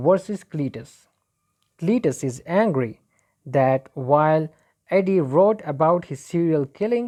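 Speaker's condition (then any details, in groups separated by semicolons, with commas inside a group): No condition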